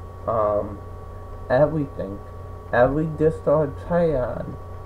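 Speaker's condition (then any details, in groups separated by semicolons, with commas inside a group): Cerebral palsy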